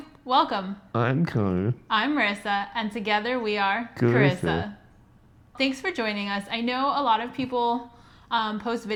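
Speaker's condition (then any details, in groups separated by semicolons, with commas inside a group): No condition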